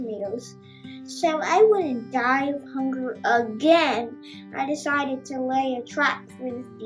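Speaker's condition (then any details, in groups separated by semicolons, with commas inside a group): No condition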